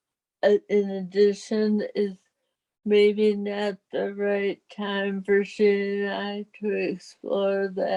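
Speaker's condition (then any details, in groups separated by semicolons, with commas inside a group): Parkinson's; voice weaker than before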